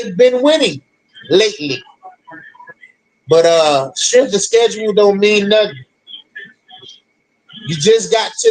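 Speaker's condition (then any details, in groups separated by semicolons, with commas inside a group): No condition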